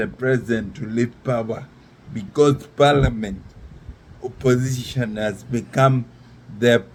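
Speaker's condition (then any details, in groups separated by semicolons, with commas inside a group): Neurological disease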